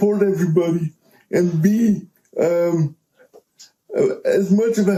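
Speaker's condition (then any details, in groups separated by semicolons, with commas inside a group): Cerebral palsy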